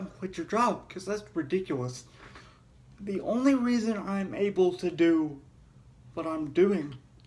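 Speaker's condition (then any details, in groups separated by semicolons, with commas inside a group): Cerebral palsy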